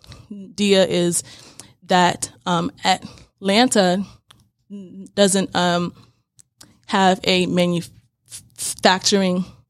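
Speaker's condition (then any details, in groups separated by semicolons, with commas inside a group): Stuttering; blocks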